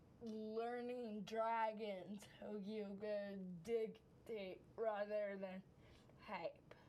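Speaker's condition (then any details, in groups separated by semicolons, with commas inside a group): Cerebral palsy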